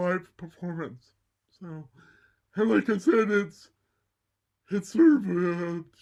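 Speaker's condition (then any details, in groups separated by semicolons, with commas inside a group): Cerebral palsy; mild left side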